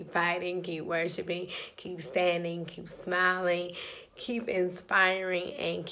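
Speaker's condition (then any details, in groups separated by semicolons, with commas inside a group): Cerebral palsy, spastic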